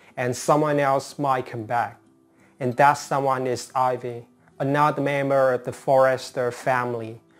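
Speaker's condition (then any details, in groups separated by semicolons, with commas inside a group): No condition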